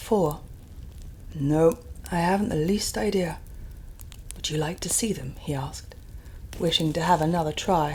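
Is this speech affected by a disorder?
No.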